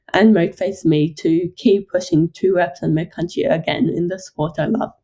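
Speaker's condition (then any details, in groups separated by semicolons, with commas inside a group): Ataxic cerebral palsy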